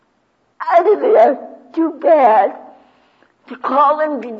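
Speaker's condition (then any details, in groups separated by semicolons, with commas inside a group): Cerebral palsy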